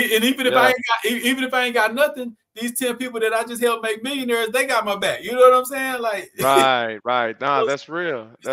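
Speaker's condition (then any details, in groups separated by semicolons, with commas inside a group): No condition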